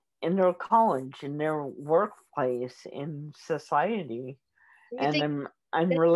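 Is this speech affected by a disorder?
Yes: cerebral palsy.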